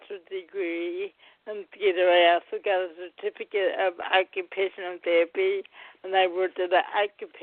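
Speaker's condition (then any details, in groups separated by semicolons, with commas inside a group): Cerebral palsy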